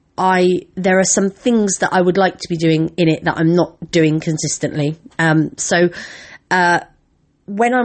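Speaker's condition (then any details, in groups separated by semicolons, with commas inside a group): No condition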